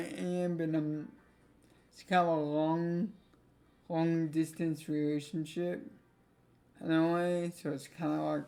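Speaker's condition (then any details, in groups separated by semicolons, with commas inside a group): Cerebral palsy; affects legs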